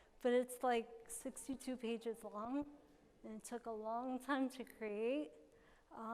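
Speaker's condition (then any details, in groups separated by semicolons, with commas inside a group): Cerebral palsy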